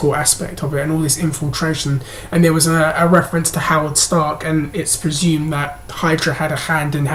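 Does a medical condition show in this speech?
No.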